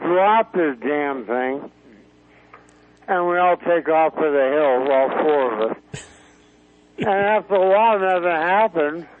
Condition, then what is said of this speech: Stroke. Now, look, I don't normally call people because I had a stroke a couple of years ago, and I'm not good verbally.